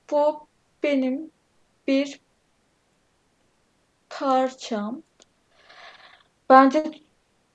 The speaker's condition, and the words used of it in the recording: Stuttering. Yani hani şu anda işte ben de çok kekeliyorum ve hani şeyi anlayın iş diyorum